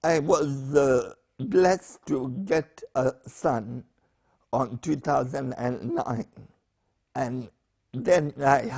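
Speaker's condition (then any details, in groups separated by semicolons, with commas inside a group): Spastic paraplegia with essential tremor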